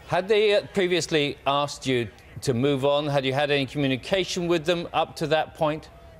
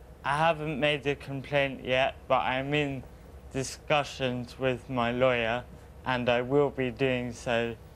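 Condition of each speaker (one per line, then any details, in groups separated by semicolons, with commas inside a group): No condition
Cerebral palsy; uses wheelchair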